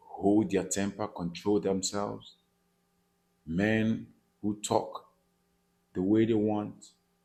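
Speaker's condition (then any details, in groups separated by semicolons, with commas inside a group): No condition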